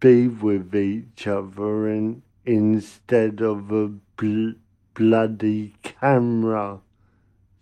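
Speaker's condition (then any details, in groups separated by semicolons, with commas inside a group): Cerebral palsy; congenital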